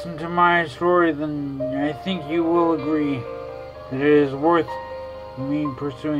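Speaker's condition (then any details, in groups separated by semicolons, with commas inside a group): Traumatic brain injury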